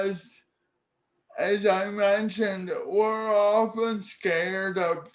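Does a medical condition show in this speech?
Yes: cerebral palsy; speech therapy in childhood.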